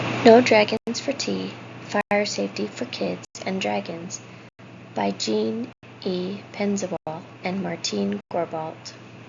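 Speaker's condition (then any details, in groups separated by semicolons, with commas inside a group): No condition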